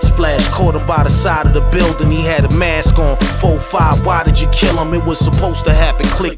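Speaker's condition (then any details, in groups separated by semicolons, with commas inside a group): No condition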